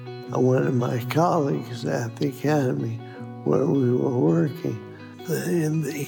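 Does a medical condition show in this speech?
Yes: ALS; upper motor neuron signs first, right leg limp at onset, no cure, nothing to slow it; diagnosed 2 years ago, symptoms about 6 months earlier, progressing, losing walking and tooth-brushing; losing ability to talk and eat, worsening daily and weekly.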